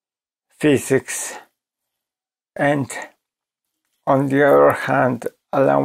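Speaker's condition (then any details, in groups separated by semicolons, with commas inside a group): ALS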